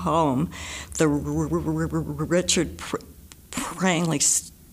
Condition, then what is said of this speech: Stuttering. Despite trying desperately to stop stuttering for much of my life, I still stutter.